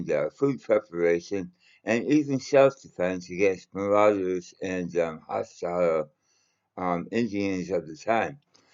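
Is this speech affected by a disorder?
Yes: mouth cancer.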